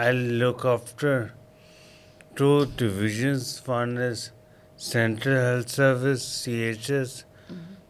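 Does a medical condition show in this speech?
Yes: coma after road accident.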